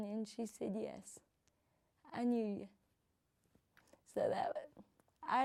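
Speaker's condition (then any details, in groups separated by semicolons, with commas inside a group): Cerebral palsy; from birth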